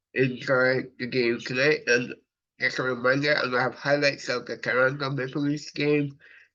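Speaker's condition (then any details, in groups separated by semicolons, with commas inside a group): Cerebral palsy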